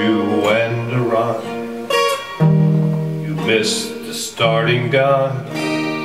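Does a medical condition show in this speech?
No.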